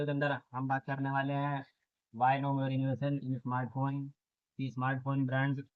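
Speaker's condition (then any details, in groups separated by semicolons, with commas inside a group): No condition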